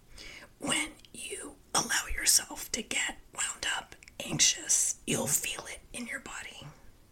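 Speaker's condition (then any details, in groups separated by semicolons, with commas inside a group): Spasmodic dysphonia; voice sounds like laryngitis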